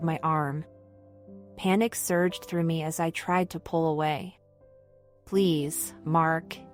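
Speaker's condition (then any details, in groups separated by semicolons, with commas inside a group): No condition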